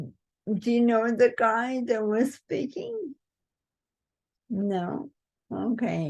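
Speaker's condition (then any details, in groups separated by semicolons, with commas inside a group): Cerebral palsy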